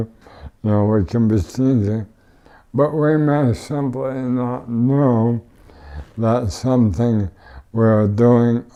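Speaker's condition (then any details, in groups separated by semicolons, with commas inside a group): ALS; voice changed, voice banked for synthesis, uses synthesized voice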